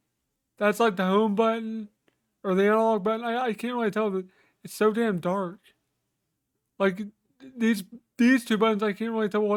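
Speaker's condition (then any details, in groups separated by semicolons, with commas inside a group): Cerebral palsy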